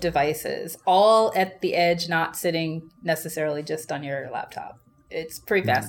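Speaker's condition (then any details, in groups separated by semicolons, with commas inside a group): No condition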